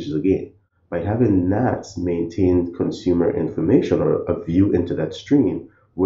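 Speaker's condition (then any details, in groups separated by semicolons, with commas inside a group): No condition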